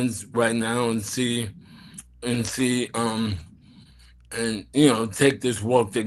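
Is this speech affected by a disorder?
Yes: ALS; throat muscles affected, speech slowed.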